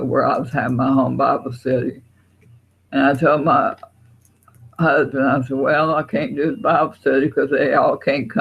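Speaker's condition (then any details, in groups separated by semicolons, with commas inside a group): Parkinson's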